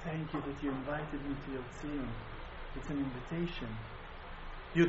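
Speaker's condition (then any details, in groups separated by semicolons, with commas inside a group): No condition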